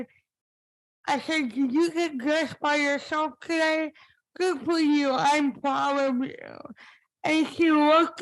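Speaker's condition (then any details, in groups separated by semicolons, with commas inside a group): Spastic cerebral palsy; impaired speech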